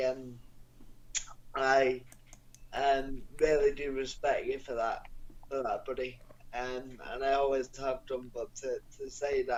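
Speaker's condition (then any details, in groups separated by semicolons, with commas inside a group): Cerebral palsy; non-progressive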